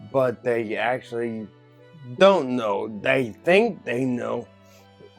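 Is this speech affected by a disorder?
Yes: ataxia.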